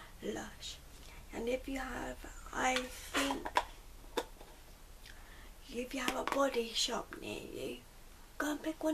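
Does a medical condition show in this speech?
Yes: cerebral palsy.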